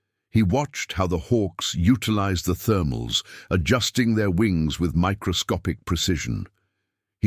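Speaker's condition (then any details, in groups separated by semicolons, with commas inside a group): No condition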